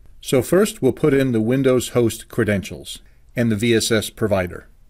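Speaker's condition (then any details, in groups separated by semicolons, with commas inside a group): No condition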